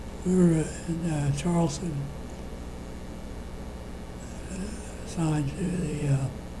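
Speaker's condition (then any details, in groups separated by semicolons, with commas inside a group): Parkinson's disease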